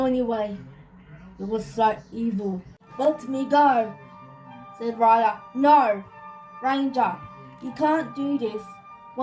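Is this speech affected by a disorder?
Yes: cerebral palsy.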